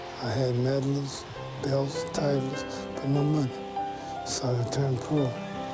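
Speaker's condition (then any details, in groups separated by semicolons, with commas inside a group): Parkinson's syndrome; mild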